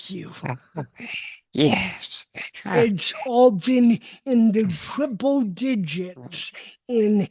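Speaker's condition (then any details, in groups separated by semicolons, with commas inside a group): Cerebral palsy; uses walker and wheelchair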